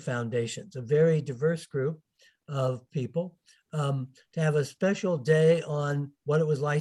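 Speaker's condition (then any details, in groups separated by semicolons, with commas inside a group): No condition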